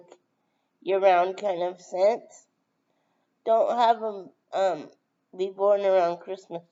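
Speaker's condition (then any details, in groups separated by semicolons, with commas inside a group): Brain injury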